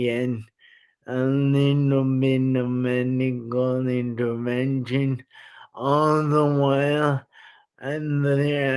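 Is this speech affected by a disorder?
Yes: traumatic brain injury.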